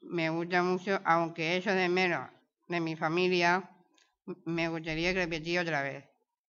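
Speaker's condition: Down syndrome

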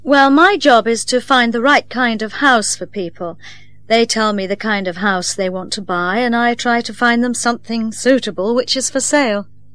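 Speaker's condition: No condition

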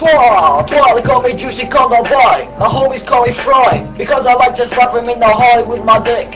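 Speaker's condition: No condition

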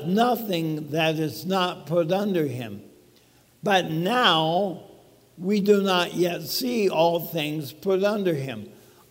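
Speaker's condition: ALS; speech sounds abnormal

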